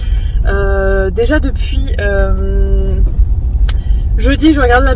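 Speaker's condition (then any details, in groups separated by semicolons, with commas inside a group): No condition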